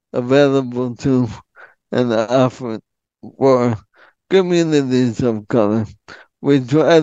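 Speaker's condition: ALS; frequent throat clearing

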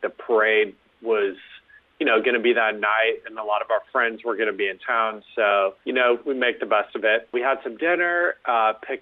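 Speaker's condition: No condition

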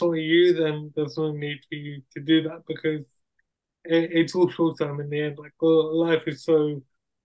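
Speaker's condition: Cerebral palsy; wheelchair user

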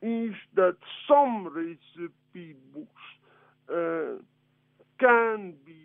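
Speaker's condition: Cerebral palsy; affects speed of communication

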